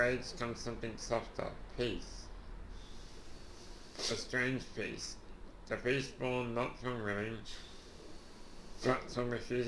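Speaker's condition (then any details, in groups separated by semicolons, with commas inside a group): Duchenne muscular dystrophy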